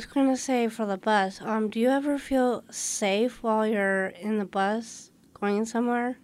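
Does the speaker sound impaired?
Yes: Down syndrome; also hard time breathing.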